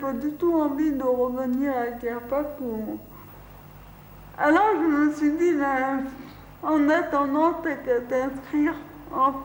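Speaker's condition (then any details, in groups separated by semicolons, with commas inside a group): Cerebral palsy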